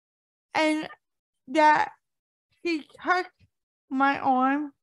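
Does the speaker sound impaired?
Yes: cerebral palsy; impaired speech.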